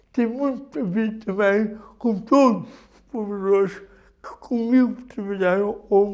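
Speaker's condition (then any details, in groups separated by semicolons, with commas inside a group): Cerebral palsy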